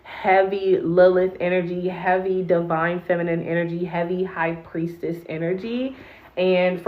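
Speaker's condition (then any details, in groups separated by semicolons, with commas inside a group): No condition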